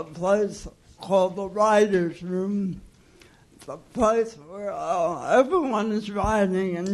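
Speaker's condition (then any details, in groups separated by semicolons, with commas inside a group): Cerebral palsy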